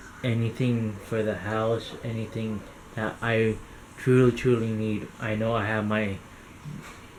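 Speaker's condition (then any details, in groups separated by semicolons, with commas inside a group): Cerebral palsy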